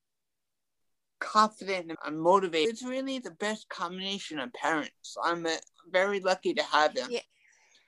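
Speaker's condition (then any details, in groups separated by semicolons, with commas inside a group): Ataxic cerebral palsy; mild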